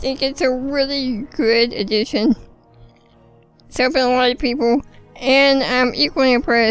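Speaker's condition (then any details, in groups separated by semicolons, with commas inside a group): Spinal muscular atrophy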